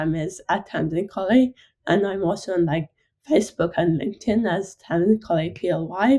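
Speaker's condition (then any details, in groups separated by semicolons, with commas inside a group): Ataxic cerebral palsy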